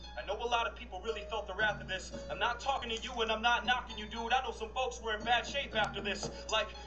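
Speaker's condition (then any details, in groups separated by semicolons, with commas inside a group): No condition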